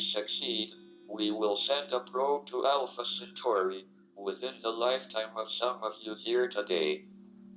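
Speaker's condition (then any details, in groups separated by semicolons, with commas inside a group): ALS, speech-generating device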